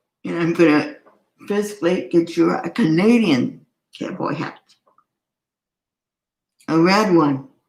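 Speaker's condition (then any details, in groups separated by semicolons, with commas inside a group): Cerebral palsy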